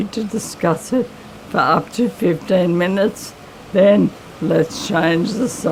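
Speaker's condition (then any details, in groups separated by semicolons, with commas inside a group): MND; limb onset, legs and arms; slow progressing, cannot stand or sit independently, voice banking; voice slightly raspy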